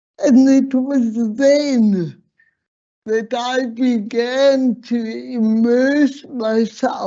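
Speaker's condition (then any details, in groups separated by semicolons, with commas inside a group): Slurred speech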